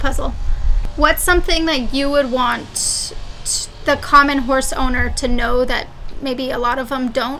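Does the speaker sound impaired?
No.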